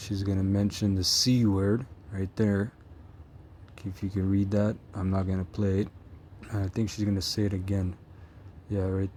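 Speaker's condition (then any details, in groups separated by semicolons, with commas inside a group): No condition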